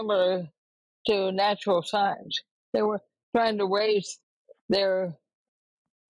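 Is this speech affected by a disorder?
Yes: ALS; recently diagnosed.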